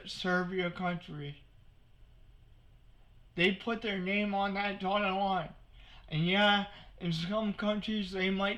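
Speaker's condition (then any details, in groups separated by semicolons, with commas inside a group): Cerebral palsy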